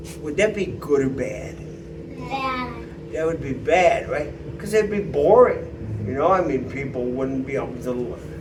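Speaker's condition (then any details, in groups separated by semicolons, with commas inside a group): Cerebral palsy; needs substantial care assistance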